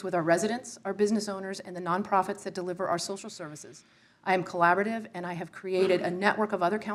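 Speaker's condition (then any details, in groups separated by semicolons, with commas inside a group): No condition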